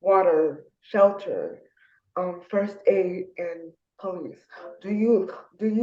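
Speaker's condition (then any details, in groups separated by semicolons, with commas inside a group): Spastic diplegia cerebral palsy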